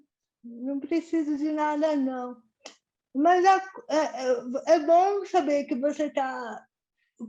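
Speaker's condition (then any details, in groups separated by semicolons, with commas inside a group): Cerebral palsy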